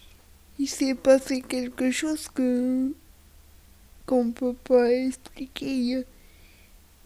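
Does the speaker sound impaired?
Yes: cerebral palsy; cerebral palsy from lack of oxygen at birth, all motor function damaged, cognition intact, wheelchair user; age 25, needs help with all daily tasks like cooking and dressing; speech and expression disability, articulation on radio needs considerable effort and concentration, slight stumbling on early questions.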